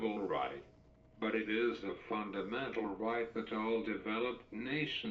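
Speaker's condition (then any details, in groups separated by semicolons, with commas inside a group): Cerebral palsy; uses wheelchair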